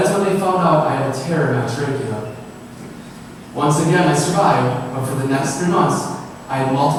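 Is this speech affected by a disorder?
No.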